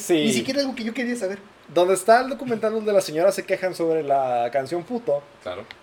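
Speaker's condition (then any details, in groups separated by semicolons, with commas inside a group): No condition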